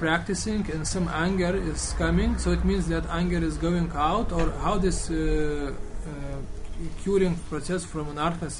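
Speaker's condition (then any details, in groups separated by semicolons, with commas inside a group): No condition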